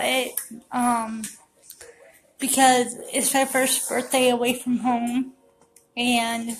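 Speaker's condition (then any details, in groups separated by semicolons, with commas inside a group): Cerebral palsy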